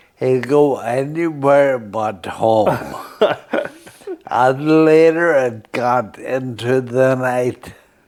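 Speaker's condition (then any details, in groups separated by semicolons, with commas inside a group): Friedreich's ataxia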